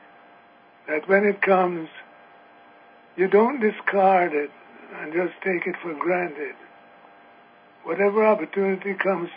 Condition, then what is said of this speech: Parkinson's disease. Well, listen, Annie, it's been pretty choppy up until now, and I understand he's having some difficulty.